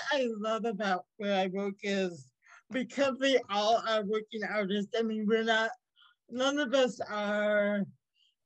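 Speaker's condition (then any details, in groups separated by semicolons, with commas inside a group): Cerebral palsy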